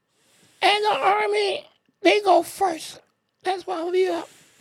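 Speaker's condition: ALS; shoulder subluxation with drooping arms

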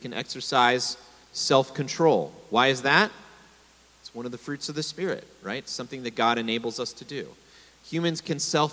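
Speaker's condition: No condition

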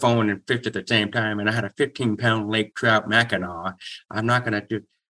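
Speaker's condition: Severe to profound hearing loss, congenital; Starkey Genesis AI rechargeable hearing aids with streaming, Starkey wearer since 2000

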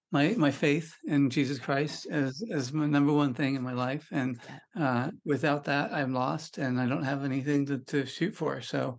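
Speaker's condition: Parkinson's disease; onset at about 35, pinky tremor first, suspected perchlethrin exposure, UCSF deep brain stimulation, chest pacemaker; about 20 years since diagnosis, DBS a year ago controls dyskinesia, less medication, walking hard unmedicated

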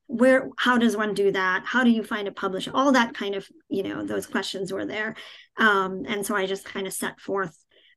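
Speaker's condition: Cleft palate, cleft palate without cleft lip; years with speech pathologist

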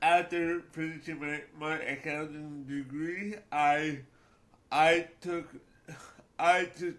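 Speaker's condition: Cerebral palsy; cerebral palsy since childhood

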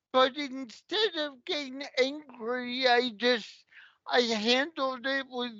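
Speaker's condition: Cerebral palsy; slow walking

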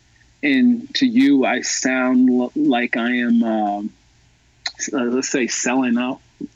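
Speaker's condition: Stutter; stutter since childhood, really bad until freshman year of college; largely managed since college by telling himself he is cool, still present; severe stutter until freshman year of college, now occasional slight stutter; repeated sounds, prolonged sounds

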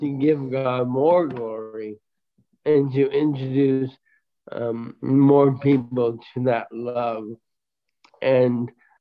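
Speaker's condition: Bulbar onset ALS; brain breakdown with various muscles, voice affected first, diagnosed last fall; voice deteriorating, expected to progress to swallowing and breathing

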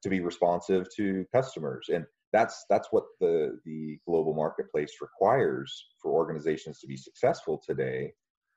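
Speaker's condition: No condition

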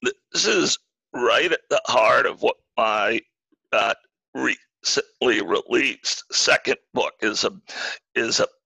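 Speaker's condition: Spasmodic dysphonia; acquired rare neurological voice disorder, adult onset

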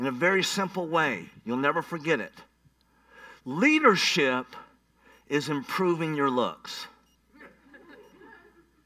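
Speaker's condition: Cleft palate; once stopped breathing

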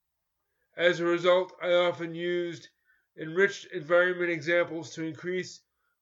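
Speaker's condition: Cerebral palsy; cerebral palsy since childhood

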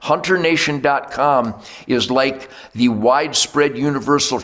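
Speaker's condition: No condition

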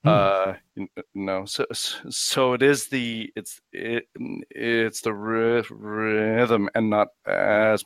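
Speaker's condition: Stuttering; tried pitch-shifted delayed auditory feedback device for choral speech, not really effective, picks up ambient sound; rhythm aids fluency; repeated sounds, prolonged sounds

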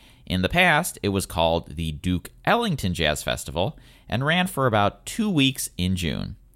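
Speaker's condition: No condition

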